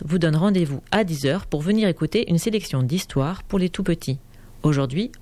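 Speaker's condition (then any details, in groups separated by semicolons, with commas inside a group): No condition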